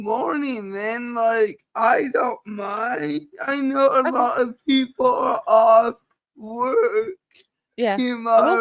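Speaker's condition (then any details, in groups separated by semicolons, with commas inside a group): Cerebral palsy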